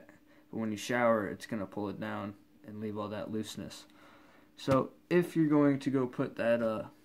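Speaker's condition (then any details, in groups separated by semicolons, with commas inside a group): No condition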